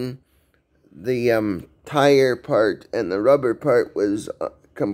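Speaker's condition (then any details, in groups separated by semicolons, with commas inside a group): Cerebral palsy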